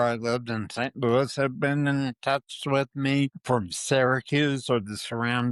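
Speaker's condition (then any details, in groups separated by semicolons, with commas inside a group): Parkinson's disease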